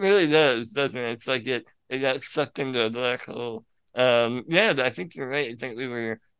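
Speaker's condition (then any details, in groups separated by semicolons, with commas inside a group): Spinal muscular atrophy; wheelchair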